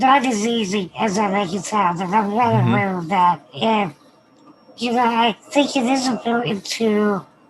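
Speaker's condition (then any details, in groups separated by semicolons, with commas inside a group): Spinal muscular atrophy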